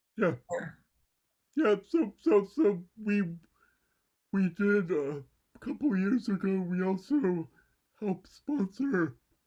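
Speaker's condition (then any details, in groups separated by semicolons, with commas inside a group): Cerebral palsy; from birth, mild left side, lack of oxygen at birth; relatively mild; vocal and speech impairments, voice not normal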